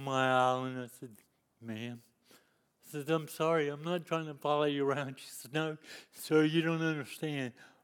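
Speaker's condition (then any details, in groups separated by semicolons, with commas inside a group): Cerebral palsy; lifelong disability since youth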